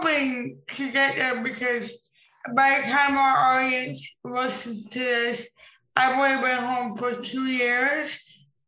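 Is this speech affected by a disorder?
Yes: impaired speech, cerebral palsy; older adult, formerly used walker, broke legs, now uses wheelchair; still able to speak.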